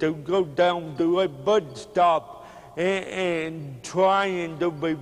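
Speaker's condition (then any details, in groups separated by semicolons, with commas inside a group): Cerebral palsy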